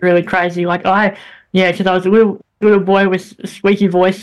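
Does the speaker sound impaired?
Yes: bilateral cleft lip and palate; speech therapy in childhood and after operations into high school, once squeaky, very airy, nasal, much improved.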